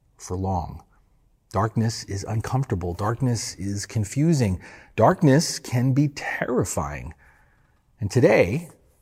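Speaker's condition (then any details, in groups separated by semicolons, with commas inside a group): No condition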